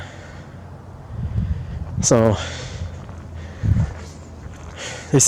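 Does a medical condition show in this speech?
No.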